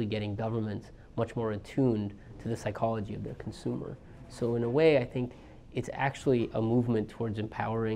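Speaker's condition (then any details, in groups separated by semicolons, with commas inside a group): No condition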